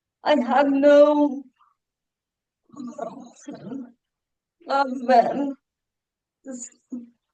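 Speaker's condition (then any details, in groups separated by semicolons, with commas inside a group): Cerebral palsy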